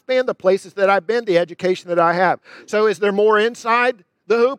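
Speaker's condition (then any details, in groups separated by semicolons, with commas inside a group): No condition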